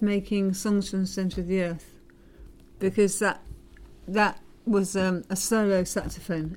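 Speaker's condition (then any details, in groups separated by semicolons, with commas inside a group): Parkinson's disease; diagnosed 1997, dopamine shortage causes stiffness, specialist Ray Chowdhury delayed dopamine, dopamine agonist then pump; about 15 years since diagnosis, pump prevents seizing up on stage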